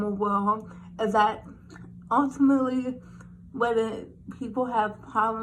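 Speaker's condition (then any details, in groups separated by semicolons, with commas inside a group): Cerebral palsy; since birth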